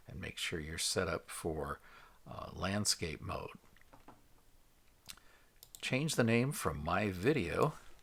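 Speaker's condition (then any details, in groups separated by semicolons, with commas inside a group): No condition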